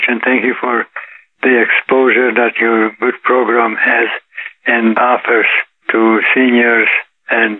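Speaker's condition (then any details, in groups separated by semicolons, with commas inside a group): Parkinson's disease; symptoms not detectable by others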